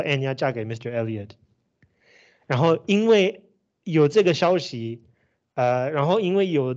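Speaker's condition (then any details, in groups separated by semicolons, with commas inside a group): No condition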